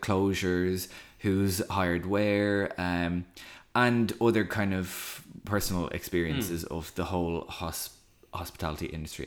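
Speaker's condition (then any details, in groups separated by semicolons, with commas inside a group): Stammer; covert developmental stammer since earliest memory, worsened through school and university, childhood and adolescent speech therapy, short-lived results; breathing-based technique from speech program, daily breathing practice, terrified of stammering, speaks on podcast microphone; tricks to appear fluent, word substitution, largely undetectable stammer; repeated sounds, prolonged sounds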